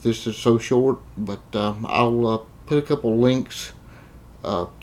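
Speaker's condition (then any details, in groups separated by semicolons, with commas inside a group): Cerebral palsy; congenital cerebral palsy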